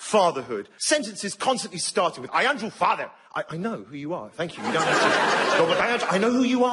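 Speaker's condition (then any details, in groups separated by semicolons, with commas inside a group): No condition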